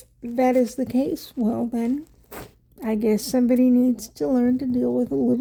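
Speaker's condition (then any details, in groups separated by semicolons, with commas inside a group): Cerebral palsy; wheelchair user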